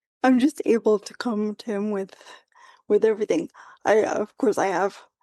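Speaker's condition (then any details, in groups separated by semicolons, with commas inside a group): Quadriplegic cerebral palsy; spastic quadriplegic, birth brain bleed, legs and right arm spastic, wheelchair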